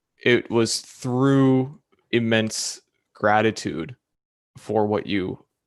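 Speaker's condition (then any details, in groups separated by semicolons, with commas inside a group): No condition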